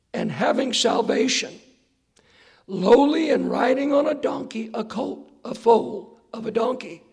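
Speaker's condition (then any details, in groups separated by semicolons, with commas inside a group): Hoarseness after vocal cord surgery; post-surgery check few days ago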